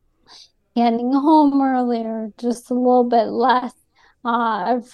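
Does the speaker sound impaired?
Yes: ALS; diagnosed within about past year, on the one approved ALS medication since diagnosis, symptom-directed treatments.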